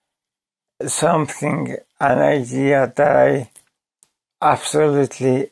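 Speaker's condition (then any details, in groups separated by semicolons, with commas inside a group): ALS; voice severely damaged, hard to understand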